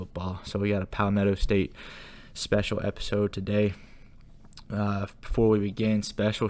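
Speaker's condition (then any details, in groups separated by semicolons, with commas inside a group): No condition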